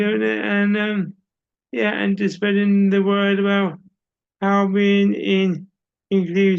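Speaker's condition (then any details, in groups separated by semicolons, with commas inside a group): Cerebral palsy; from birth, uses wheelchair; audible speech impairment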